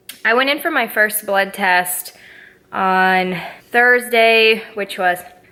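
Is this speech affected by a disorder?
No.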